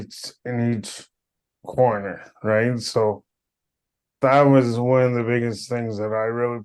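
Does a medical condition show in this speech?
Yes: cerebral palsy.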